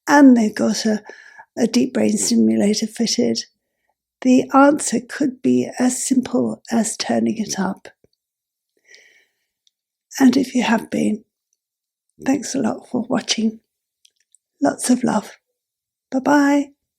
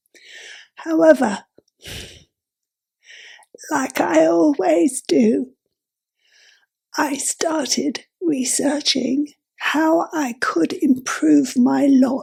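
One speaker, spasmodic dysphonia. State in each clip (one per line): DBS amplitude increased
DBS at usual low amplitude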